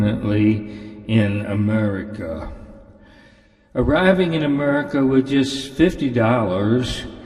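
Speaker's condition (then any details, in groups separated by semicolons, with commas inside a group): No condition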